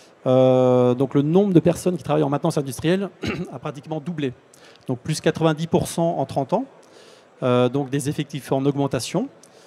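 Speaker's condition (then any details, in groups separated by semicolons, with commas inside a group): No condition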